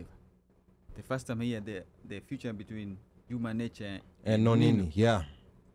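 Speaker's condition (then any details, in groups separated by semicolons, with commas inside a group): No condition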